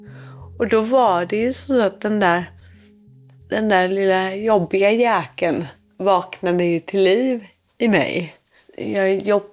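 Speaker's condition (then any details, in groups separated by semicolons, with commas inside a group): Cerebral palsy; somewhat harder to move, some balance difficulty, manages everything but differently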